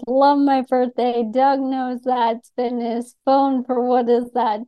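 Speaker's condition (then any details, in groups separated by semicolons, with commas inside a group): ALS; diagnosed within about past year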